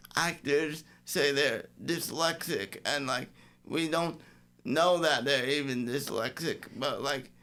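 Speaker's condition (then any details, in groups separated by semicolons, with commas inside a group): Cerebral palsy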